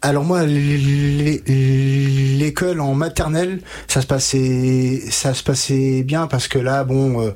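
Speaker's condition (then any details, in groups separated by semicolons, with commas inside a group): Stuttering; stuttering since age 5 to 6, about 27 years, untreated until about 20; current blocks and repetitions, severe until 20, blocked every sentence, used gestures, froze reading aloud; repeated sounds, prolonged sounds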